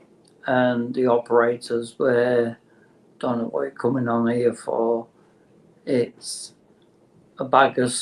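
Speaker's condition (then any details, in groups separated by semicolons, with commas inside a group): Motor neurone disease; terminal, no cure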